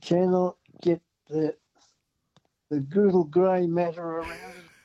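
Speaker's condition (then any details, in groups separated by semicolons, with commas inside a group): Parkinson's; hand shaking; shaking the phone, changed hands holding phone; audio cutting in and out possibly from shaking the phone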